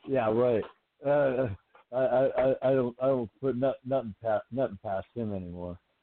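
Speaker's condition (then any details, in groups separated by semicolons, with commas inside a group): Stuttering; stuttering runs in family; doubts could get through giving a seminar due to stuttering background; repeated sounds, repeated words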